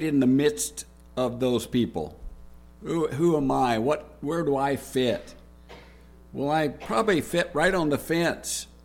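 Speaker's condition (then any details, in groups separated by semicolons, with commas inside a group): No condition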